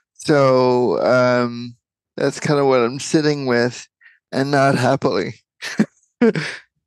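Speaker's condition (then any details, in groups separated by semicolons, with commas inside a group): Cerebral palsy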